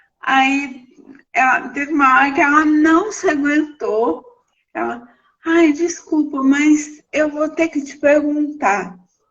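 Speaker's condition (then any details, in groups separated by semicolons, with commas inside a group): Cerebral palsy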